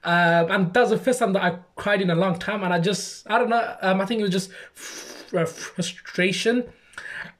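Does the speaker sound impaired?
Yes: stammer; stammer since childhood, mocked and imitated by other kids from primary school; age 26, saying own name takes a long time; struggles saying own name, stammers less with put-on Birmingham accent or exaggerated speech; here repeated sounds, prolonged sounds.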